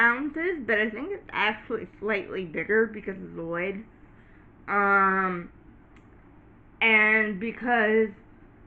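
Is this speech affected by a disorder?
Yes: cerebral palsy.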